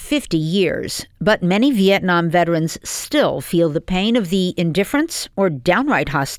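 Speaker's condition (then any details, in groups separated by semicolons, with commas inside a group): No condition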